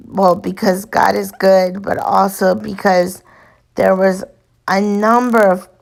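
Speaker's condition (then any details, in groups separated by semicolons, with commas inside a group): Cerebral palsy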